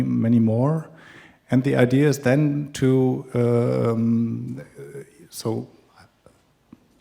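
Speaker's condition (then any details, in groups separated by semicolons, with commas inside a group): No condition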